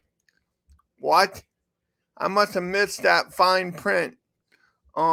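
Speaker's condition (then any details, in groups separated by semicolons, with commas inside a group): Cerebral palsy; from birth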